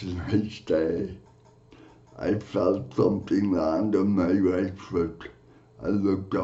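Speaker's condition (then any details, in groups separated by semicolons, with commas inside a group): Cerebral palsy; from birth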